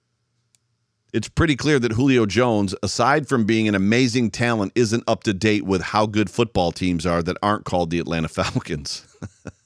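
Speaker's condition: No condition

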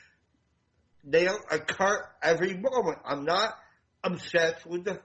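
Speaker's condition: Damaged voice box; voice box damaged by medic during hospital transport after fire rescue

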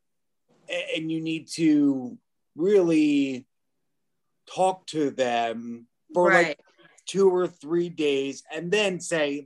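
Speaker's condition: Aphasia; now disabled

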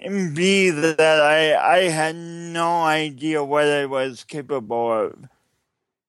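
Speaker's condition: Cerebral palsy; speech impediment

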